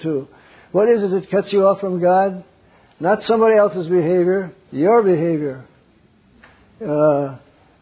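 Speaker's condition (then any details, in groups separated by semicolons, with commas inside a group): Parkinson's; wakes up around 3 am, takes cold shower instead of lying awake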